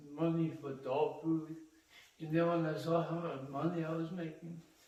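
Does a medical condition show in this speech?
Yes: cerebral palsy; cerebral palsy, congenital, diagnosed around age six; visible tremors, medication reduced shaking.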